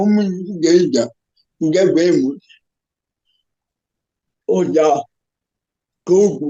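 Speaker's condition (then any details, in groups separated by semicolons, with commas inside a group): Cerebral palsy; physical disability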